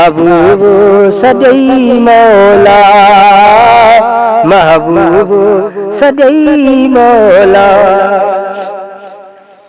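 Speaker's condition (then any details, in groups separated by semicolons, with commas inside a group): No condition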